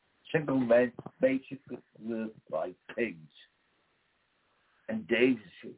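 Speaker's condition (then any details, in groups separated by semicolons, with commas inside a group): Damaged vocal cord; about 40 years since injury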